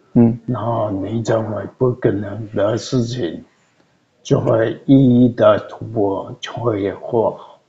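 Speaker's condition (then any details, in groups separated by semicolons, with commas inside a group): Cerebellar atrophy; sudden onset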